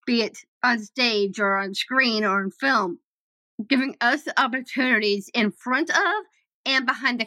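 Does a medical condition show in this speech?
Yes: Down syndrome; developmental disability.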